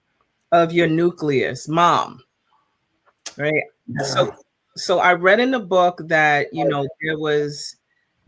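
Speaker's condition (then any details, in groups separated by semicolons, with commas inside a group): No condition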